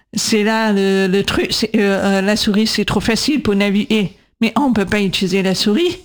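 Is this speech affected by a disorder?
Yes: deaf from birth; congenital deafness; follows show via live transcription by Céline Ripoll, needs subtitles and transcripts for videos, podcasts; atypical voice, speech recognition struggles to understand, 20 years speech therapy, lpc coder in class.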